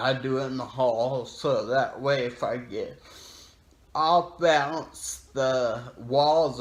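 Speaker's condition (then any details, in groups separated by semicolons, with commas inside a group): Brain injury with dysarthria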